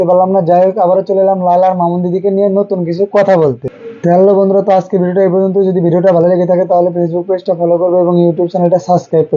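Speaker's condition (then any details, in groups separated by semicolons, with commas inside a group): No condition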